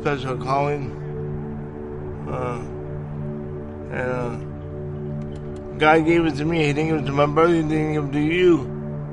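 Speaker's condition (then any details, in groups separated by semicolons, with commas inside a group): Cerebral palsy; from birth, umbilical cord around neck cut oxygen to brain, wheelchair user all life; manner may confuse listeners, per pastor introducing clip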